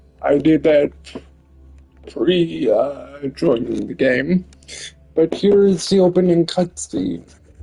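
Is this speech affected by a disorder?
Yes: cerebral palsy; limbs affected.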